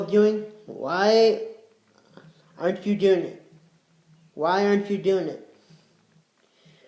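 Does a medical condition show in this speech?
Yes: cerebral palsy.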